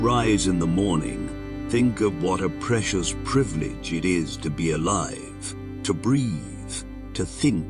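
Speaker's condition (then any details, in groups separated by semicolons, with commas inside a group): No condition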